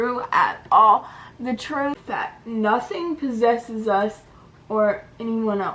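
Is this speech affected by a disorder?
Yes: cerebral palsy diplegia.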